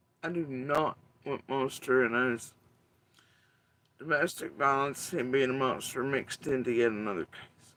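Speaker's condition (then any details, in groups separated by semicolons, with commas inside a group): Facial paralysis after surgery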